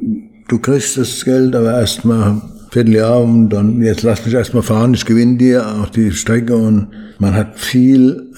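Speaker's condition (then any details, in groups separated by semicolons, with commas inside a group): Parkinson's disease; needs much training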